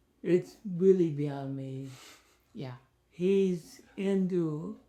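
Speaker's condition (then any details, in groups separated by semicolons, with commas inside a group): ALS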